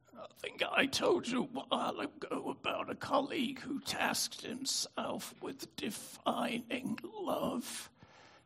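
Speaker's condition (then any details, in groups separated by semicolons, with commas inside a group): Spasmodic dystonia; affected voice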